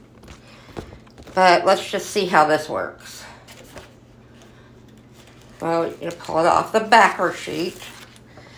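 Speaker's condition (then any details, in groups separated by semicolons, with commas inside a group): No condition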